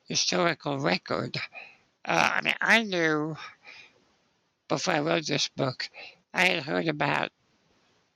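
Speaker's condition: Spinal muscular atrophy; spinal muscular atrophy from birth, muscle weakness, lifelong wheelchair use

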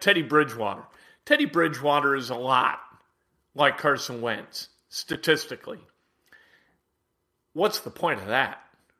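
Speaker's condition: No condition

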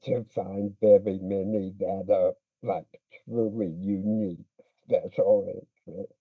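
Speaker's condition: Speech impediment

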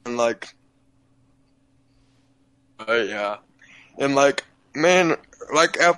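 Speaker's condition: Cerebral palsy; physical only, present from birth, born prematurely

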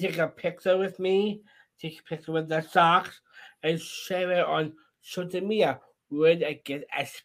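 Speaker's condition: Down syndrome

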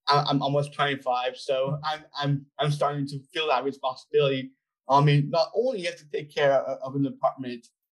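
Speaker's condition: Down syndrome; 25-year-old man

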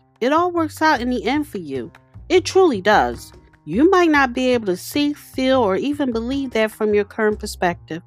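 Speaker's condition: No condition

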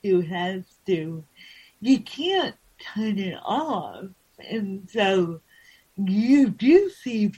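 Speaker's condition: Cerebral palsy

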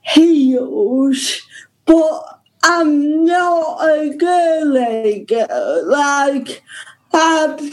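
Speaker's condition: Ataxic cerebral palsy; stuck during delivery

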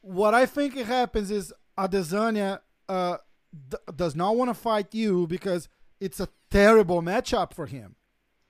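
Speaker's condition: No condition

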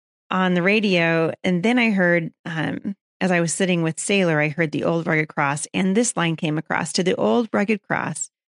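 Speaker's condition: No condition

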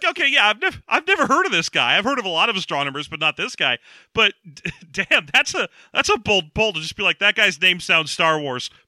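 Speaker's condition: No condition

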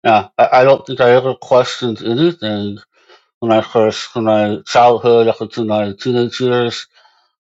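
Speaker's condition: Moebius syndrome; congenital

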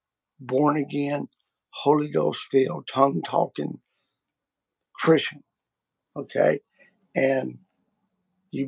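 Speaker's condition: Vocal cord surgery; including laser treatment

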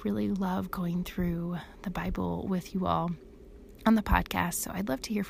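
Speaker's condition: No condition

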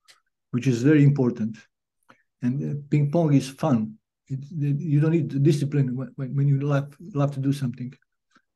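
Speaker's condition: Parkinson's disease; began five to six years post-diagnosis

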